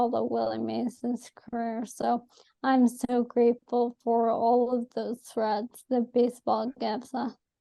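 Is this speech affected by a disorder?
Yes: ALS; atypical case.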